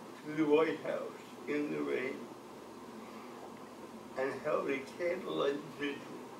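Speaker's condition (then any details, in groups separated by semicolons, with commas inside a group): Cerebral palsy; from birth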